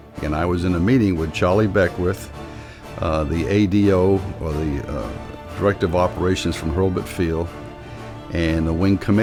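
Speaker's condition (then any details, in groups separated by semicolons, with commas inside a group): No condition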